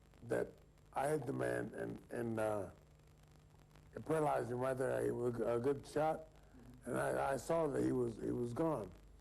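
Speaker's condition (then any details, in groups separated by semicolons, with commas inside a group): Parkinson's syndrome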